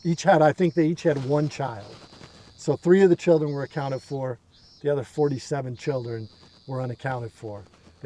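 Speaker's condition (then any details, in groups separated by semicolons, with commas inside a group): No condition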